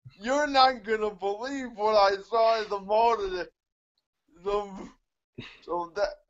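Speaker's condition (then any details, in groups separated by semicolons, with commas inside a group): Cerebral palsy; mixed quadriplegia, birth brain injury, spinal fusion with rods; age 26, physically very severe, mobility worsening, two-person lift; affects all muscles including speech, speech impediment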